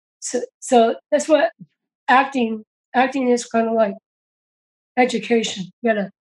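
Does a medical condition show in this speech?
Yes: Down syndrome; congenital, present from birth; used cue cards when first presenting.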